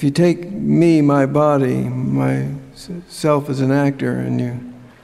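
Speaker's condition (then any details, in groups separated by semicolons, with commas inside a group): Parkinson's disease; right-hand tremor, trouble buttoning, arm and stage freezing, lost movement fluidity, onset about 10 years ago; medication with about 90-minute window, sharp and clear at medication peak; less speech trouble than co-actor, mainly movement problems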